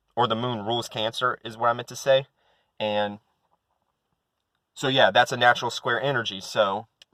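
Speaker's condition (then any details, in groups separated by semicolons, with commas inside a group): No condition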